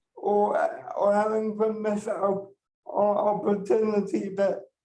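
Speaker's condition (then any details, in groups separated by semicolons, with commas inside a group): Cerebral palsy; power wheelchair user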